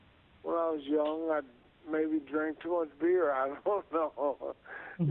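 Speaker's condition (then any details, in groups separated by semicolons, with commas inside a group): Multiple sclerosis; secondary progressive; low dose naltrexone six months, walks with two-wheeled trolley; speech not very good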